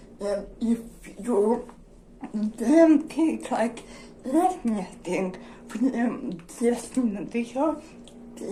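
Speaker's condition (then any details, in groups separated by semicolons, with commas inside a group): Dystonia; generalized dystonia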